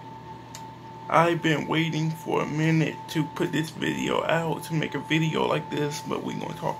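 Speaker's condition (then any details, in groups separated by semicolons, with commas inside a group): Cerebral palsy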